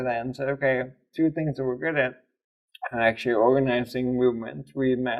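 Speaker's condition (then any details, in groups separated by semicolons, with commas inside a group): ALS; about two years since diagnosis, progressing; voice audibly affected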